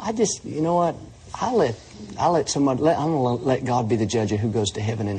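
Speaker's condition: No condition

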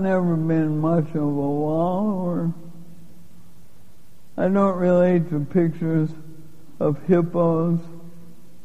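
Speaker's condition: Lou Gehrig's disease; given 3 to 5 years to live

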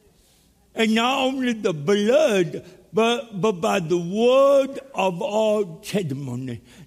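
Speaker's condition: Cerebral palsy; speech impediment

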